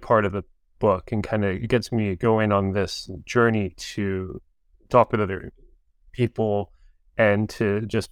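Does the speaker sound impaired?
Yes: stuttering; since childhood, persistent, not intermittent; adult; notably disfluent, reading aloud very hard, stutters even alone when reading aloud; here prolonged sounds.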